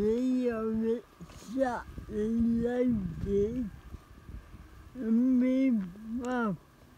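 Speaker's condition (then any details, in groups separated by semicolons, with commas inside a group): Cerebral palsy; spastic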